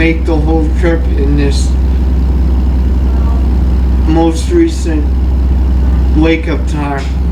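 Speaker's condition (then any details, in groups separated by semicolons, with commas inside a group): Cerebral palsy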